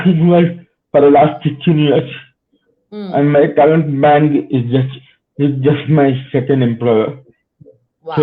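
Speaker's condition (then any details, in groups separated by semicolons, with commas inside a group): Cerebral palsy; spastic type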